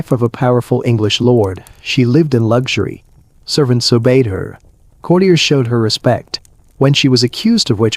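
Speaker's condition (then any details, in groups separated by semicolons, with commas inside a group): No condition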